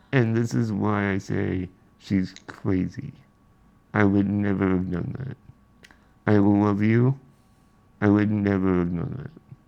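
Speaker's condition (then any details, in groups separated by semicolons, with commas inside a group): Spinal muscular atrophy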